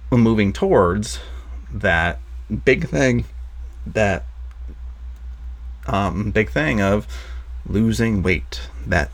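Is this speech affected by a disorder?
Yes: stuttering; wants more comfort with own stutter, plans daily mindfulness, positive affirmations, speaking with new people; frequent um fillers, word and phrase repetitions; here repeated words, blocks.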